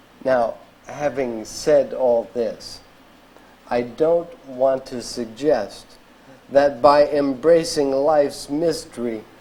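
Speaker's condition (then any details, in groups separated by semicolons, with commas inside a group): ALS; diagnosed eight years ago, at age 35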